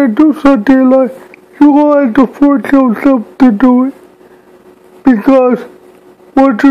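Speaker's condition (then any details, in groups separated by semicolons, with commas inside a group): Cerebral palsy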